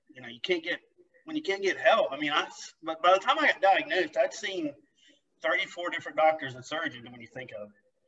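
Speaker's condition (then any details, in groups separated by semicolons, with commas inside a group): No condition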